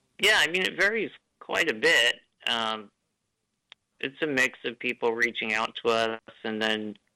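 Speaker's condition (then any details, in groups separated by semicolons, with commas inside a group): Duchenne muscular dystrophy; diagnosed age 3, power chair since about age 10, trouble maintaining breathing, service dog; ventilator may be audible, cadence slightly different, works well for him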